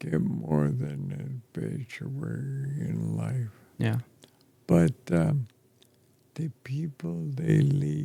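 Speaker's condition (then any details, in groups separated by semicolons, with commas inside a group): ALS; affects chest and throat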